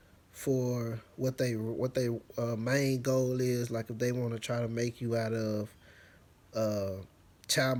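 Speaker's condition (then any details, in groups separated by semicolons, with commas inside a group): No condition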